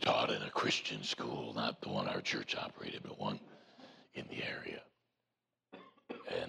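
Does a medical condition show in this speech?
Yes: voice box removal needed; vocal cord cancer.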